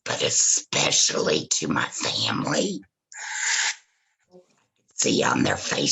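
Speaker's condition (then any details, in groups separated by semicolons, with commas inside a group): Laryngectomy after cancer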